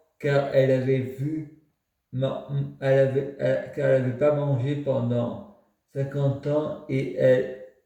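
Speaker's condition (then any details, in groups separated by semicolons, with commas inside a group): Multiple sclerosis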